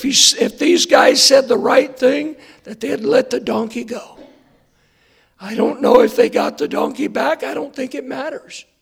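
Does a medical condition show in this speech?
Yes: hoarseness after vocal cord surgery; post-operative check on Monday good, vocal cords look straight, hoarseness remains.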